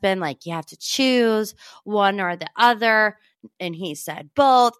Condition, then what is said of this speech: None; typical speech.